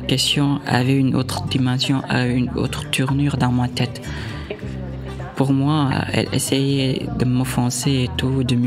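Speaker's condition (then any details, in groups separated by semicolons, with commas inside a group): No condition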